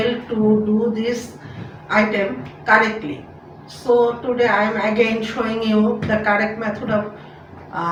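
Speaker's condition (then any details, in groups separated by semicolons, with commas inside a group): No condition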